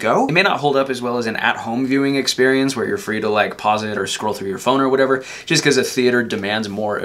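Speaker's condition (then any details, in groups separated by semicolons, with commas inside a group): No condition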